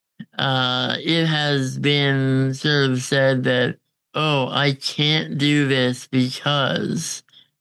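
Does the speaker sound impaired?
Yes: congenital muscular dystrophy; diagnosed at 6 months, chronically physically disabled; on a ventilator, goes downtown on own, more independent than ever.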